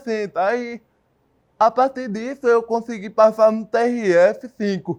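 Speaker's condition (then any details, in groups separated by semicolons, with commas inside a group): Cerebral palsy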